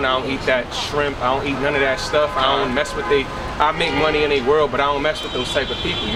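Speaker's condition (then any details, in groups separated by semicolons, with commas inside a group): No condition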